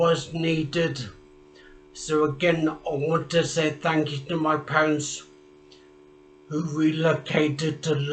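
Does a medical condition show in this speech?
Yes: traumatic brain injury; speech.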